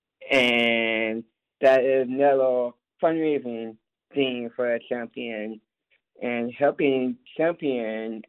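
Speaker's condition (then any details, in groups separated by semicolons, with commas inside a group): Down syndrome; lives independently, describes self as very capable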